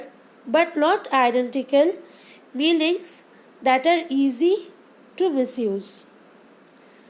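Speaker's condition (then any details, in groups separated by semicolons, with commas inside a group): No condition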